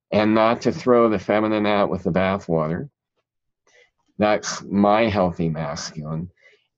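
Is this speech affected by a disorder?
Yes: cleft palate; cleft palate and cleft lip, present since childhood; speech impediment still present, talked funny as a child.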